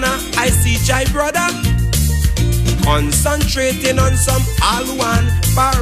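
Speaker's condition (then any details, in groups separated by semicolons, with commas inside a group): No condition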